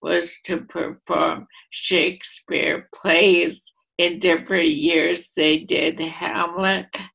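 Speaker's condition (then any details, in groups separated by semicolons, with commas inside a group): ALS, primary lateral sclerosis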